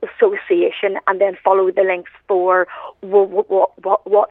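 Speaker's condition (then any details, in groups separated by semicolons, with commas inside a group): Stammer; chronic stammer, no cure, self-managed, peer support through British Stammering Association (BSA); 39 years old, perfectly fluent at recording, on a roll; fluency varies day to day, blocks on words, sound repetitions, worst on own name, direct questions, phone; repeated sounds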